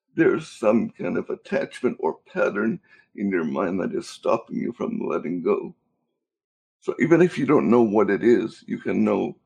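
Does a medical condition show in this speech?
Yes: cerebral palsy; cerebral palsy since birth.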